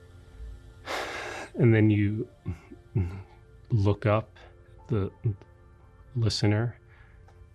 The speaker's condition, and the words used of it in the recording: Stuttering. So we hear him and he sounds almost completely fluent.